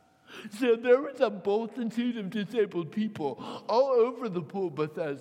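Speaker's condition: Cerebral palsy; mild cerebral palsy from birth

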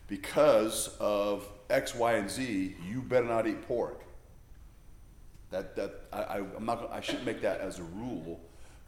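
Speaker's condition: No condition

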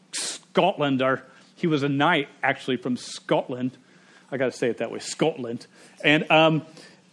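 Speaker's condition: Stuttering; cannot turn on or off; stutters involuntarily, cannot control it, strangers notice the stutter, earlier weddings not fully fluent; prolonged sounds

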